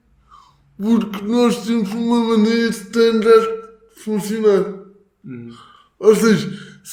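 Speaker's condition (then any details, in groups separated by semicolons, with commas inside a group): Cerebral palsy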